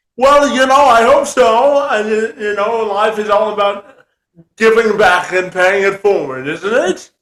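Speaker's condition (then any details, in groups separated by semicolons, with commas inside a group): Cerebral palsy; present from birth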